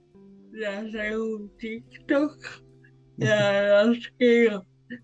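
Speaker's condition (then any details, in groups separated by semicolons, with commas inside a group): Severe brain injury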